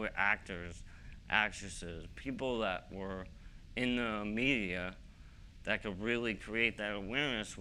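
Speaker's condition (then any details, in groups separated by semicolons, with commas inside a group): ALS; young-adult onset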